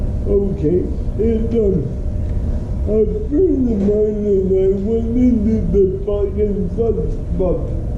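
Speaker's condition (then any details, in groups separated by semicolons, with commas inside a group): Cerebral palsy; speech noticeably affected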